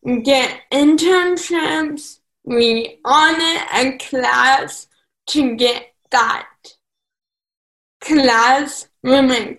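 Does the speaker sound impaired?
Yes: cerebral palsy; needs help with grooming and household tasks, unable to drive, some mental developmental delay.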